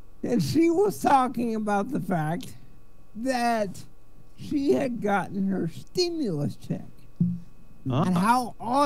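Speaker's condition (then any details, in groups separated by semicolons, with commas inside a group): Cerebral palsy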